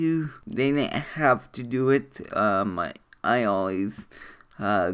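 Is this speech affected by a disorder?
Yes: cerebral palsy.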